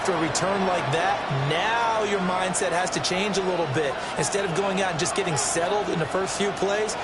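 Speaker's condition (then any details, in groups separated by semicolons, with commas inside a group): No condition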